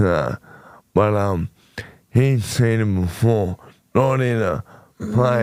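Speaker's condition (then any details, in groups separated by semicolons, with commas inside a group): Motor neurone disease; voice became very nasal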